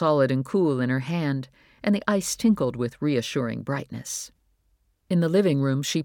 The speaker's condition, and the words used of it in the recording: No condition.